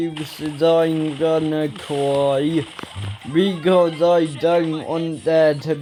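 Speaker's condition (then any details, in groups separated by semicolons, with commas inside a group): Ataxia; speech recently worse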